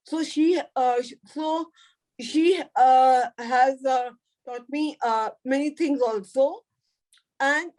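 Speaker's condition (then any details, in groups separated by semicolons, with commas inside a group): Cerebral palsy; could not talk in early childhood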